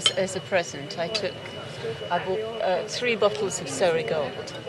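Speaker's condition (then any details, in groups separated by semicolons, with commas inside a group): No condition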